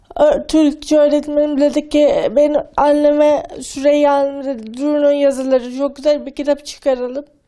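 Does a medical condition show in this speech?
Yes: cerebral palsy; speech difficulty from muscle tightness, improved by reading aloud.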